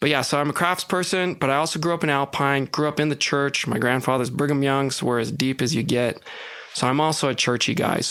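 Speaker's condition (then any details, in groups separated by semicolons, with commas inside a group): No condition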